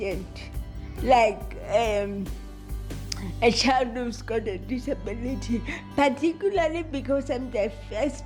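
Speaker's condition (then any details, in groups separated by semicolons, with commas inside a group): Cerebral palsy; moderate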